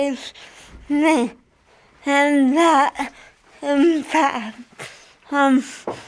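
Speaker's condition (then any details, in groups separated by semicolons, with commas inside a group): Cerebral palsy; from birth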